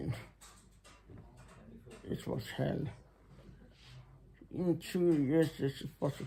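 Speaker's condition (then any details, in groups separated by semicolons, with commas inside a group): Muscular Parkinson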